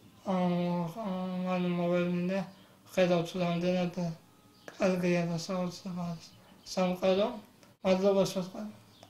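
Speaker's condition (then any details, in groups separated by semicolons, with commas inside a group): Muscular dystrophy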